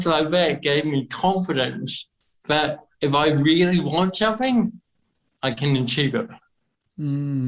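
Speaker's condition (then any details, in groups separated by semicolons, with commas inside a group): Cerebral palsy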